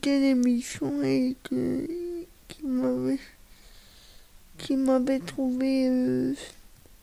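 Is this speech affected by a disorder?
Yes: cerebral palsy; cerebral palsy from lack of oxygen at birth, all motor function damaged, cognition intact, wheelchair user; age 25, needs help with all daily tasks like cooking and dressing; speech and expression disability, articulation on radio needs considerable effort and concentration, slight stumbling on early questions.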